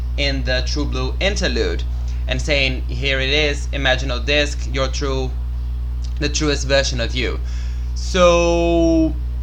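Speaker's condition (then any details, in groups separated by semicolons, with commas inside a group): No condition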